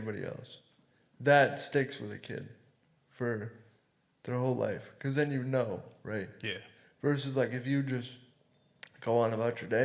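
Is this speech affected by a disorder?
Yes: cerebral palsy.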